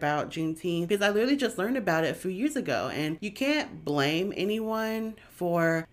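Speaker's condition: No condition

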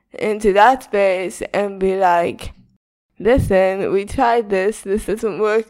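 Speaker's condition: Cerebral palsy, spastic quadriplegic

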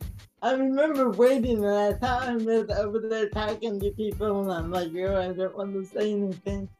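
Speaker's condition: Cerebral palsy; mild

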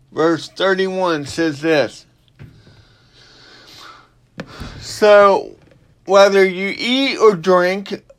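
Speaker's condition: Cerebral palsy; slurred speech

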